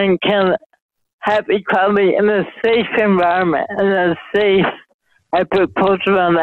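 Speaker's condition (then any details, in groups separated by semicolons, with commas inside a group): Mild cerebral palsy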